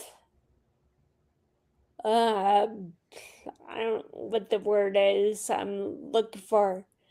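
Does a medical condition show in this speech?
Yes: Friedreich's ataxia; handwriting and speech.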